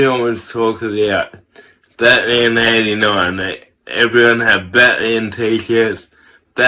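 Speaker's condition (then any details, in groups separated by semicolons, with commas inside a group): Cerebral palsy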